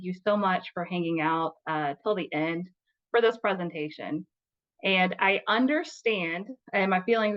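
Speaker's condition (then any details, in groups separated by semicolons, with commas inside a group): No condition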